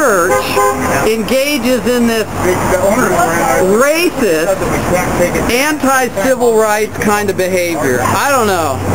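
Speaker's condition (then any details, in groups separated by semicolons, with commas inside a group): No condition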